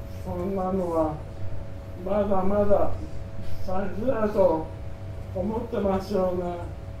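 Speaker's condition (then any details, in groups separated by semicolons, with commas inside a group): ALS; uses ventilator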